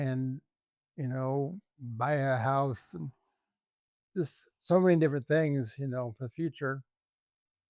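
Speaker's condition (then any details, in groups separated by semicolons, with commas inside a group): ALS; voice still present, voice banked, attends speech therapy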